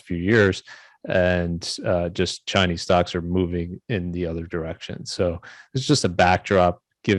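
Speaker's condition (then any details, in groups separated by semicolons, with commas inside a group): No condition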